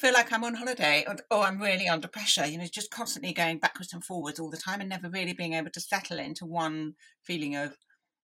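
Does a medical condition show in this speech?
Yes: deafness; analog hearing aids in childhood.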